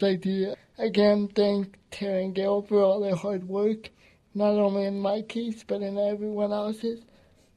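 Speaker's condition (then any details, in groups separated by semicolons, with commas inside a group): Cerebral palsy; gentle, calm, strong voice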